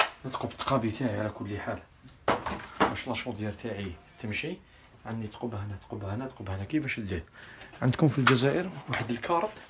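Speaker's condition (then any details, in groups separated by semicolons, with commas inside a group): No condition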